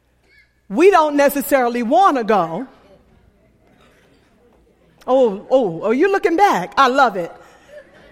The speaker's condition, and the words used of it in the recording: None; typical speech.